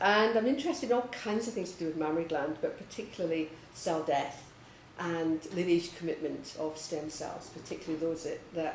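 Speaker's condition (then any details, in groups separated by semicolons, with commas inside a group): No condition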